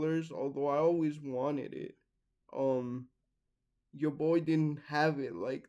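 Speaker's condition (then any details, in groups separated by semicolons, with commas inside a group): Cerebral palsy, mixed, mild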